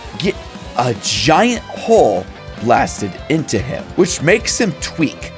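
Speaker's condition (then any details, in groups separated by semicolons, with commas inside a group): No condition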